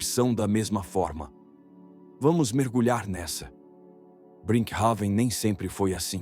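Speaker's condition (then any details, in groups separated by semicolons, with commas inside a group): No condition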